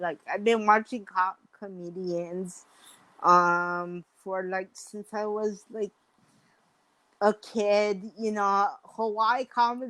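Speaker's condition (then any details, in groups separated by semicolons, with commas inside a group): Mild cerebral palsy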